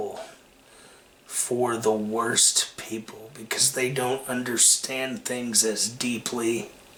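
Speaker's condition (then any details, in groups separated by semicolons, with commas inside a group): Cerebral palsy; takes medication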